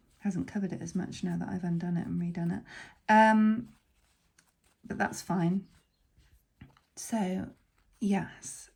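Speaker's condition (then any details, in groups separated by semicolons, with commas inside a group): No condition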